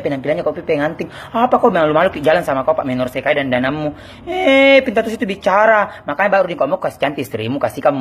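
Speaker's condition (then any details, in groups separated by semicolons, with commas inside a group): No condition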